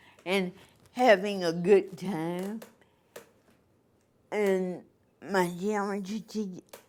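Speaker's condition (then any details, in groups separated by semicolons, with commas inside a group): Cerebral palsy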